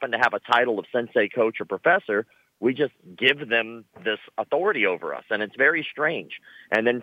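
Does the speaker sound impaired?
Yes: cleft lip and palate; born with cleft lip and palate.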